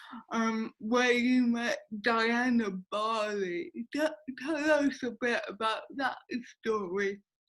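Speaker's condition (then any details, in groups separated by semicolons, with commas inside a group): Cerebral palsy; affects speech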